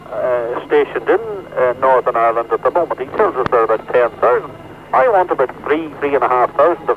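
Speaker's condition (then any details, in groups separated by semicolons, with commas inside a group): No condition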